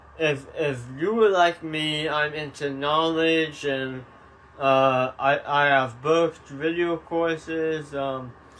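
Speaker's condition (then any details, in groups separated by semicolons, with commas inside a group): Tongue cancer surgery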